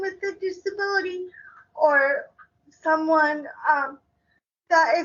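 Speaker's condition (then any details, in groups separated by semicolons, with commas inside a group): Cerebral palsy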